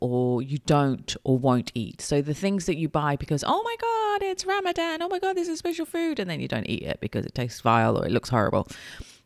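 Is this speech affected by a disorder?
No.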